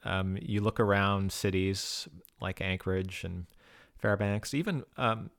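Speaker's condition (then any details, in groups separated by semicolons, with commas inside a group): No condition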